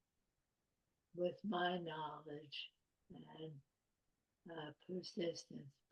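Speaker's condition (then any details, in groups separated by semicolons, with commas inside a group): ALS; round-the-clock support, others handle daily living, severe fatigue; speaking is a challenge, early swallowing trouble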